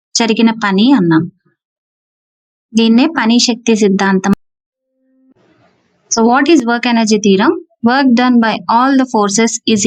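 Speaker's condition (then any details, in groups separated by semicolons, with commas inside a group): No condition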